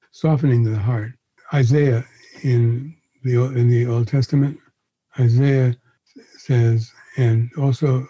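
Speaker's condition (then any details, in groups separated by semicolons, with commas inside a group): Parkinson's disease; onset around 81st birthday, face frozen like a mask at diagnosis, confirmed by neurologist; chief symptom torpor, sluggishness, lethargy rather than shakes, exhaustion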